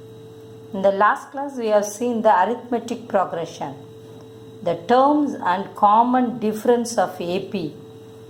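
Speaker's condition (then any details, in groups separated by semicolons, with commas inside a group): No condition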